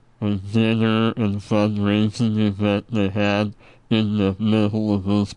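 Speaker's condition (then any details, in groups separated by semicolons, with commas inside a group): Treacher Collins syndrome; congenital genetic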